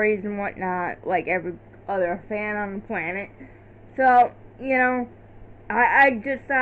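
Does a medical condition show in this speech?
Yes: cerebral palsy.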